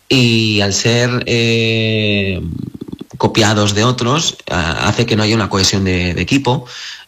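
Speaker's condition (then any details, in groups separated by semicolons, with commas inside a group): No condition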